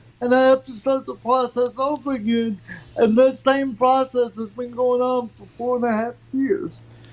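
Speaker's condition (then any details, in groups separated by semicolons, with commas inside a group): Cerebral palsy; from birth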